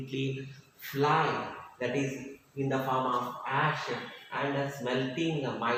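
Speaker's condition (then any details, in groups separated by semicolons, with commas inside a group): No condition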